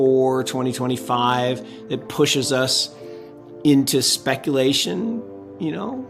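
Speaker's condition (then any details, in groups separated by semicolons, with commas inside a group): No condition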